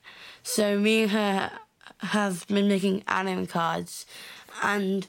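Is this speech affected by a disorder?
Yes: Down syndrome.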